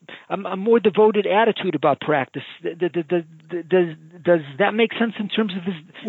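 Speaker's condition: Stuttering; stuttering since age 4, gigantic obstacle in high school; repeated sounds, repeated words

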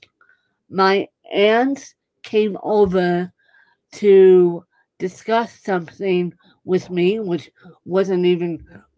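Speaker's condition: Cerebral palsy; lack of oxygen injury at birth

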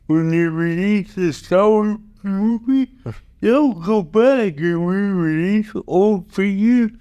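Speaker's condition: Cerebral palsy

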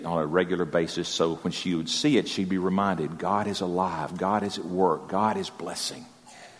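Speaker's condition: No condition

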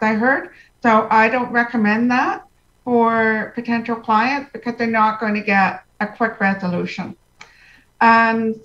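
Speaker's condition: Profound hearing loss, congenital

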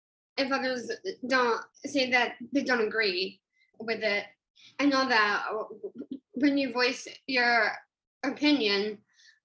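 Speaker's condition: Down syndrome; studied public speaking

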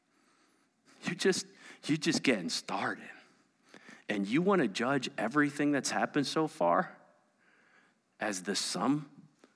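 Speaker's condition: No condition

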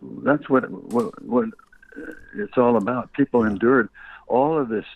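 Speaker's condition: Parkinson's disease

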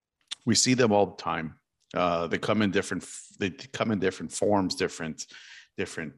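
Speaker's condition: No condition

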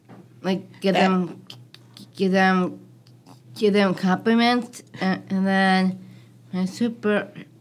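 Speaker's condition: Down syndrome; Down syndrome since birth

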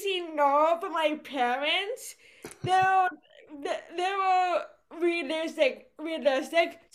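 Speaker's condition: Cerebral palsy; voice affected, speaks with accent

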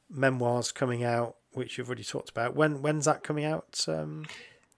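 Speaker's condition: No condition

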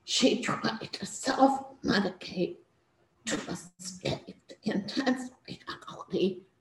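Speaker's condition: Spasmodic dysphonia; neurological, vocal cords function only in spasms; trouble speaking during talk; unable to speak normally, voice produced in spasms

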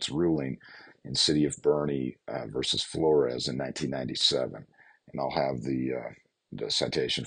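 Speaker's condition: No condition

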